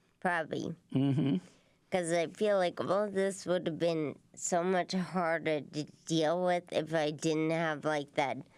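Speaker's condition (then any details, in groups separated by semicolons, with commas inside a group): Traumatic brain injury; car accident, affects voice and movement; 3.5 years since injury, cane, occupational and physical therapy; voice changed, much improved, formerly speech therapy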